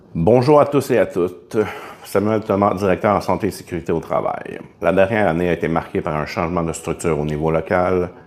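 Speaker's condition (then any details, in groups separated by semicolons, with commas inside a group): No condition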